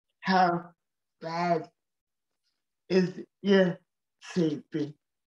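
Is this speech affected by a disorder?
Yes: cerebral palsy; wheelchair user; severe.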